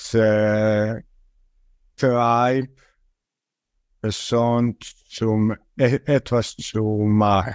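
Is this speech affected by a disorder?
Yes: stuttering; onset age 5, stated as 32 years; phone calls formerly impossible; blocks, monitors speech tension to catch blocks early; here repeated sounds, prolonged sounds, blocks.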